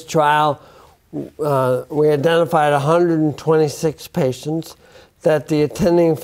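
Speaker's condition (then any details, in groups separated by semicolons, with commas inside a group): Bulbar onset ALS; affects speech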